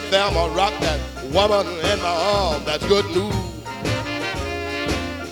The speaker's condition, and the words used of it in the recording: No condition.